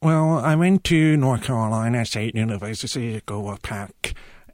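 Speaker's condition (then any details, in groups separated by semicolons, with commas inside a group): Profound deafness; now hears sounds such as rain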